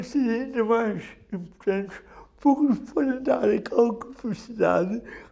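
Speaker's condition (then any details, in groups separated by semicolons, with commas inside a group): Cerebral palsy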